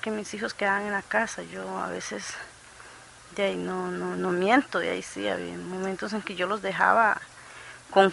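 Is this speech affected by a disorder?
No.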